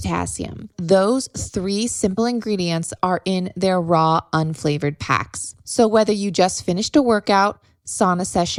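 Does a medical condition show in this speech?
No.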